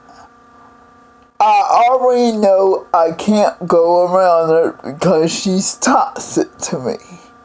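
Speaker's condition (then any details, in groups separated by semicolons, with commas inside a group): Cerebral palsy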